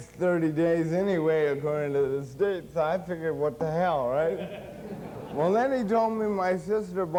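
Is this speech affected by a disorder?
Yes: cerebral palsy; since birth.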